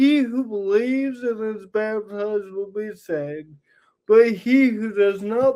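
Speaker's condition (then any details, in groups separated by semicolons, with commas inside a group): Cerebral palsy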